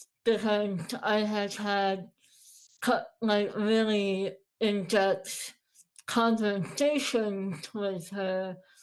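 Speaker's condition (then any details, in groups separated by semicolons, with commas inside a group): Moebius syndrome; speech difficulty, eating and drinking difficulty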